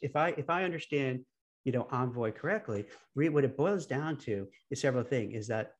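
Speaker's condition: No condition

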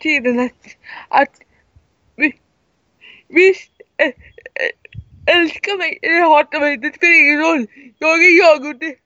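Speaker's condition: Cerebral palsy, severe

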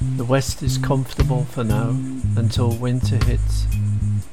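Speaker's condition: No condition

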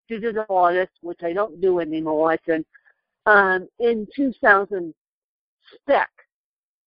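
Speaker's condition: Cerebral palsy; writes books using Apple Siri speech dictation

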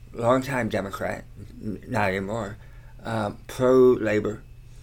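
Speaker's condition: Tongue cancer surgery; slight slur, talks okay

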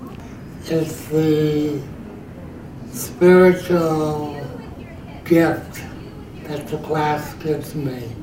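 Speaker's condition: Parkinson's disease; dopamine loss, two canes for years, Dance with Parkinson's class by Betsy Grave as therapy; body freezes, muscles tight, one cane or none, recent right leg fractures, more limber after class

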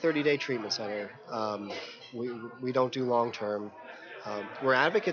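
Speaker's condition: No condition

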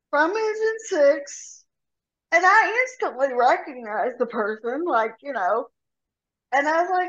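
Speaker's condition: Cerebral palsy; severe rotator cuff tear

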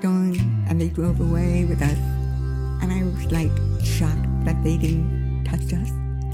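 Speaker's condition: Deafness

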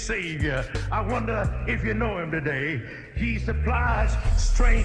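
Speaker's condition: No condition

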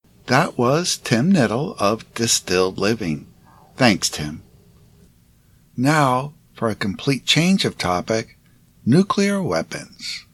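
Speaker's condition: No condition

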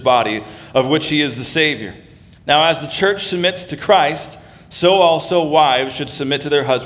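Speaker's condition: No condition

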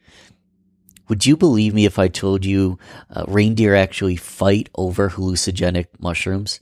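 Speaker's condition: No condition

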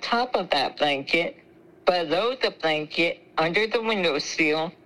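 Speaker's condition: Spinal muscular atrophy; congenital, ventilator

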